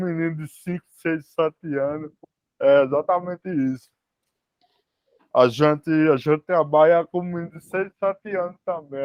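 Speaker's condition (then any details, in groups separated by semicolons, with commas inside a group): Spastic cerebral palsy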